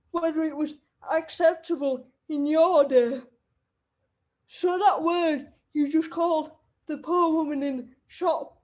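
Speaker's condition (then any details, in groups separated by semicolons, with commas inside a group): Cerebral palsy; wheelchair user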